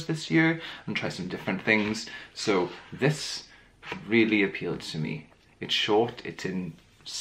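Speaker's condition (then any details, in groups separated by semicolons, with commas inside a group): No condition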